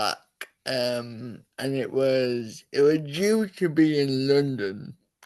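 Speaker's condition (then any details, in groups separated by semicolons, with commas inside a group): Cerebral palsy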